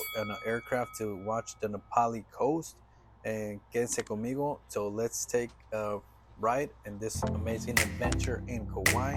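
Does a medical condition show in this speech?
No.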